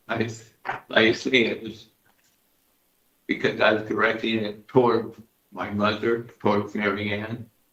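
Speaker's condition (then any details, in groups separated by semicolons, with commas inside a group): Parkinson's disease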